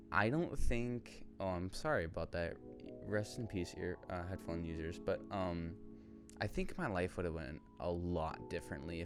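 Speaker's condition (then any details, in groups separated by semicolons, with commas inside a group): No condition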